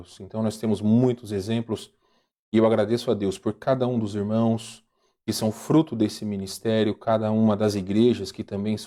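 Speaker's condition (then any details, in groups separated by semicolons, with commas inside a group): No condition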